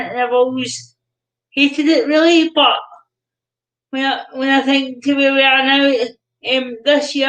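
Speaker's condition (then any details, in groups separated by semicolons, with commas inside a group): Cerebral palsy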